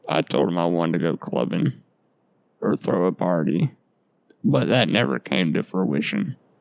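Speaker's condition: Duchenne muscular dystrophy; muscle and fat lost around tailbone

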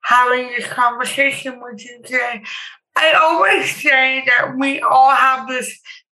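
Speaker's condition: Cerebral palsy; wheelchair user; impaired speech

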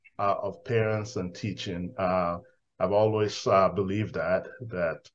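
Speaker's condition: No condition

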